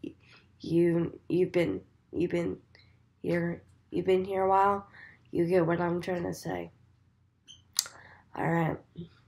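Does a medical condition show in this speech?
Yes: cerebral palsy.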